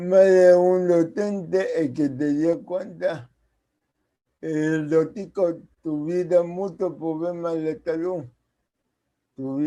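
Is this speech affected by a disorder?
Yes: cerebral palsy.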